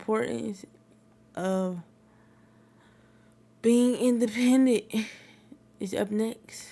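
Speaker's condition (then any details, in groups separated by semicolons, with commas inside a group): Cerebral palsy; wheelchair user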